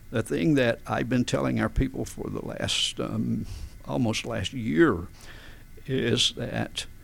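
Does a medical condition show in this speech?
Yes: spasmodic dysphonia; adductor type, no known cause, adult onset, first noticed speaking to groups, diagnosed by otolaryngologist, neurologists suggested psychological cause; vocal folds slam together, voice problems when speaking to groups.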